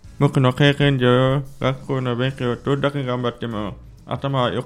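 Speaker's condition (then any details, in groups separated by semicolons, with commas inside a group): Hearing impairment, grade 2; congenital hearing impairment, lip reading, hard-of-hearing class in elementary school; communicates by spoken language, not sign language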